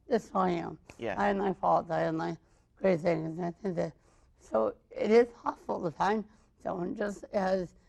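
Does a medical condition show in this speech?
Yes: mild cerebral palsy.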